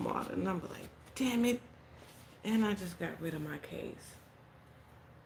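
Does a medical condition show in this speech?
No.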